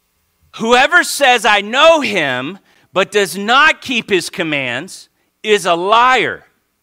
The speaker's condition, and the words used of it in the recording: No condition.